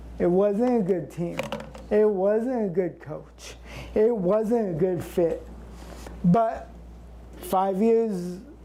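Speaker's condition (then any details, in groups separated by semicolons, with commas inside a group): Cerebral palsy; since birth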